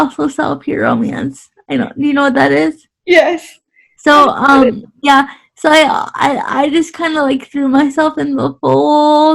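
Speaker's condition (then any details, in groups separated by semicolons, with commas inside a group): Cerebral palsy; quadriplegic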